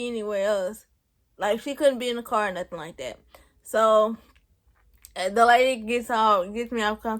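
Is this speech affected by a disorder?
Yes: cerebral palsy; present since birth.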